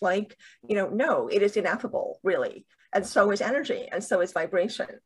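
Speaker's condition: Deafness with cochlear implants, bilateral cochlear implants; uses two cochlear implants

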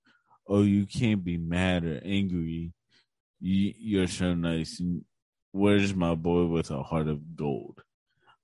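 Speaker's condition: Cerebral palsy; cognition unaffected

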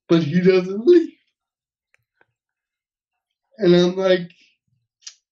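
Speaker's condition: Cerebral palsy; uses wheelchair, hearing intact

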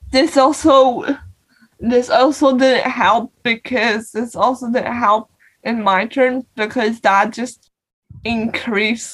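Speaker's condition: Cerebral palsy; needs change over time

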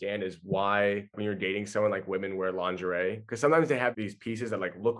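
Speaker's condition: No condition

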